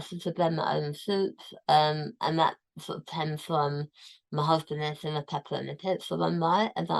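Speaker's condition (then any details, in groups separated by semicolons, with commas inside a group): Tongue cancer, tongue removed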